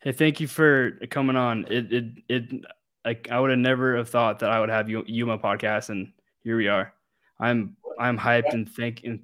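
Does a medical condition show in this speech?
Yes: stuttering; here repeated sounds, repeated words.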